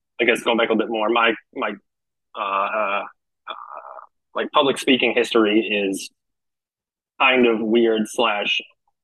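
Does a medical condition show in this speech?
Yes: stutter; stutter since age 6, almost 20 years before trying to overcome it, began public speaking around 25; stutter still present, learning to use it better and fear it less; could never speak fluently in school talks or speech classes, public speaking a disaster; here repeated words, prolonged sounds, blocks.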